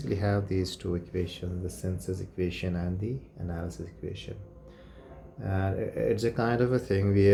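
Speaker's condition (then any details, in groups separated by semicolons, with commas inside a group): No condition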